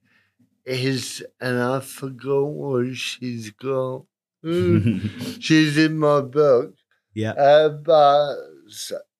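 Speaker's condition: Cerebral palsy, moderate; spastic

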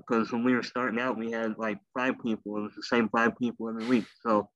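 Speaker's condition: Cleft lip and palate; rare genetic birth disorder

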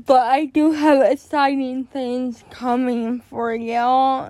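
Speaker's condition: Cerebral palsy; born addicted

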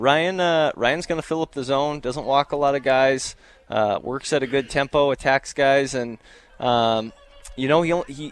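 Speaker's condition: No condition

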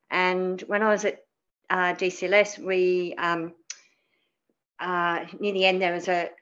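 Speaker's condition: Cleft palate; many surgeries

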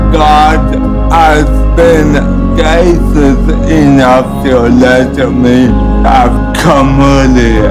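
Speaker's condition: Cerebral palsy; congenital cerebral palsy

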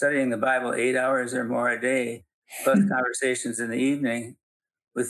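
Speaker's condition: Parkinson's; still teaching and speaking publicly

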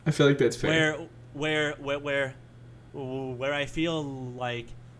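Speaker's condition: Stutter; varies day to day with bad talking days, called not a disability but annoying; frequent word and phrase repetitions, part-word repetitions, repeated uh fillers, listeners mistake speech for drunkenness; repeated sounds, repeated words

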